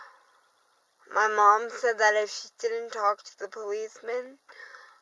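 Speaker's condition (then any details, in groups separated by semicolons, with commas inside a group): Cerebral palsy, dystonic hemiplegia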